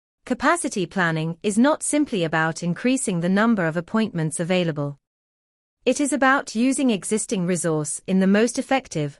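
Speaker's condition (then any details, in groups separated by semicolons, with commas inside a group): No condition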